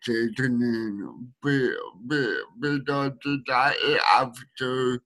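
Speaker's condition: Speech needing a translator; speech hard for others to understand

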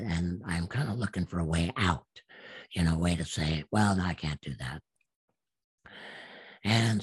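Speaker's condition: Absent vocal cords; speech therapist saw no hope

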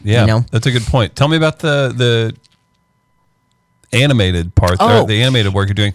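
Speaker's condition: No condition

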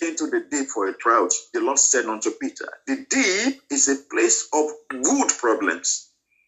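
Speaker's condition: No condition

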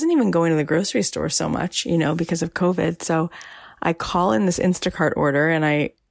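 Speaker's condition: No condition

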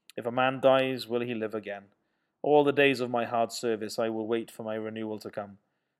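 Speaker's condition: No condition

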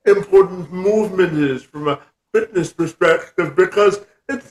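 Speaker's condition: Spastic quadriplegia cerebral palsy; spastic quadriplegia from birth, severe

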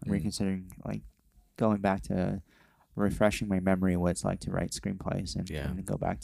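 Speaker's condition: Cleft lip and palate

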